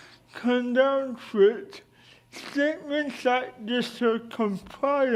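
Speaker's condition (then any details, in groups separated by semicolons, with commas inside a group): Cerebral palsy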